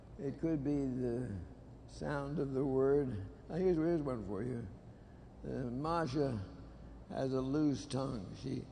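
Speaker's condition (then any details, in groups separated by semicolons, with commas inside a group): Parkinson's disease; diagnosed 20 years ago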